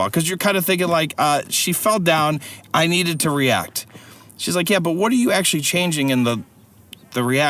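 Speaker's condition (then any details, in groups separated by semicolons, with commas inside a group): No condition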